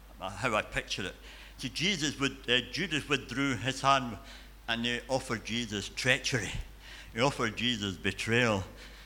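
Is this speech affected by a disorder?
Yes: cleft palate and cleft lip.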